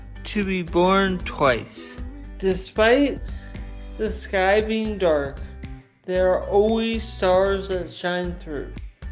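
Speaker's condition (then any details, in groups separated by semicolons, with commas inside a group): Traumatic brain injury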